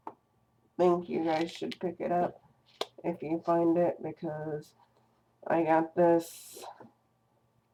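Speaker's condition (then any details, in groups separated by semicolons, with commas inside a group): Cerebral palsy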